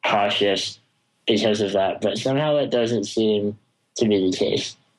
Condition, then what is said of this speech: Spinal muscular atrophy. So the first question is, I don't understand why I'm talking to a guy that sounds kind of mumbly.